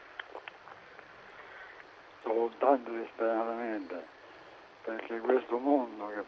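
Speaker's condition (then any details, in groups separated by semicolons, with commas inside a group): Amyotrophic lateral sclerosis; struggling with treatment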